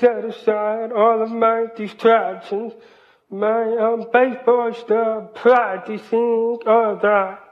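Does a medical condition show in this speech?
Yes: hearing loss, cochlear implant; completely deaf until age 12, invasive painful surgery, speech therapy, college; hears about 80% with cochlear implant, hears but does not always understand; doctors predicted poor speech at age 5, parents pushed speaking over sign language.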